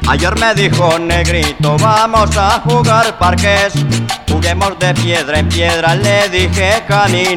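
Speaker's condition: No condition

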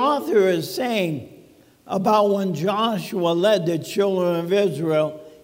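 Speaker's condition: ALS; talking funny

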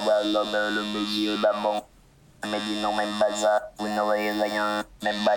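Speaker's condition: Total pharyngolaryngectomy; cannot shout or laugh

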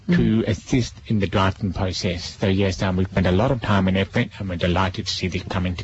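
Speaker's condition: Deafness; relies on lip reading host in studio

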